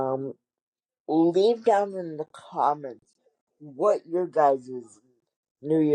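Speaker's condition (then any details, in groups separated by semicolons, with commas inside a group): Cerebral palsy; wheelchair user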